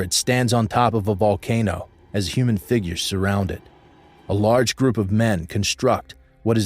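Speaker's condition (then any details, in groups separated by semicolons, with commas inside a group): No condition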